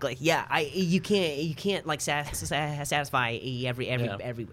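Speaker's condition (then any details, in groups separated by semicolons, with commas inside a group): Stutter; acquired after softball injury playing shortstop about four years ago, told it was vocal contusion, mostly neurological; worse on stage when rushing and trying harder, occurs over phone, different cadence, throat shake; repeated sounds, repeated words, prolonged sounds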